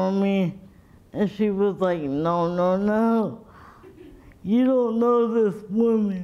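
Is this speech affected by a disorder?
Yes: cerebral palsy.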